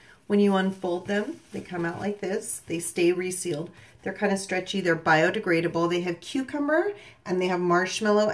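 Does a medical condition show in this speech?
No.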